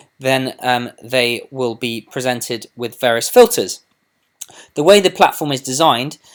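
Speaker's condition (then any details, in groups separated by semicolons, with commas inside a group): No condition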